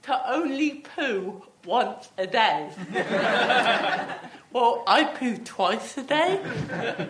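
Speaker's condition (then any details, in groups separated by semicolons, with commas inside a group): Athetoid cerebral palsy; with myotonia and ataxia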